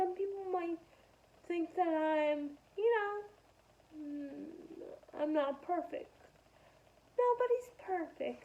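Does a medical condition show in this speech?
Yes: spastic quadriplegic cerebral palsy; able to talk.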